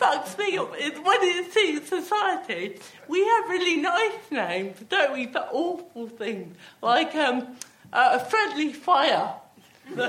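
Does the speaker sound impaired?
Yes: athetoid cerebral palsy; athetoid type with myotonia and ataxia.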